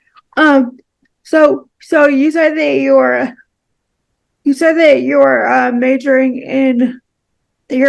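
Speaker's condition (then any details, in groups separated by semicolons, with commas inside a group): Cerebral palsy; quadriplegic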